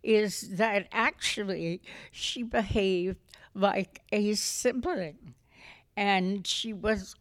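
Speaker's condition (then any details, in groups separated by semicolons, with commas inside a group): Essential tremor; voice affected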